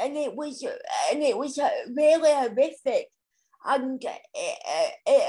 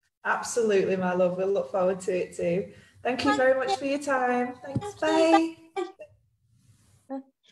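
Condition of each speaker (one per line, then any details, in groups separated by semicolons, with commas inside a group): Cerebral palsy; physical disability only, wheelchair user
No condition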